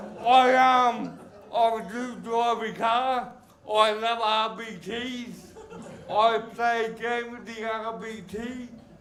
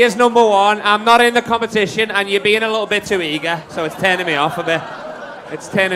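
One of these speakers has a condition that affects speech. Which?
The first: cerebral palsy.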